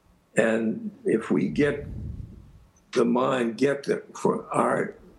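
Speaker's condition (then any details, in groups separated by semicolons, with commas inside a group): Aphasia; aphasia after stroke; speech still stops at times; and things like that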